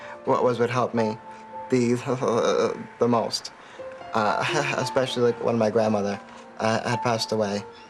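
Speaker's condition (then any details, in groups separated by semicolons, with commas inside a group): Stutter; since childhood, formerly severe, long blocks, avoided speaking, improved through poetry writing encouraged by mother; milder than before, still somewhat present; gets stuck on hard sounds like d and vowels, repeats sounds until passing through; repeated sounds, repeated words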